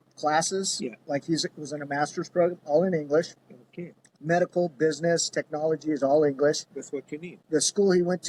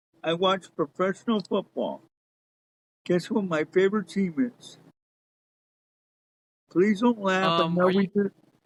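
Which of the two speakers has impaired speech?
The second: cerebral palsy; cerebral palsy, lifelong wheelchair use.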